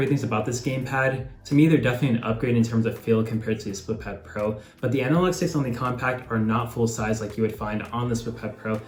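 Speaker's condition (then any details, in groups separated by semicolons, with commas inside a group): No condition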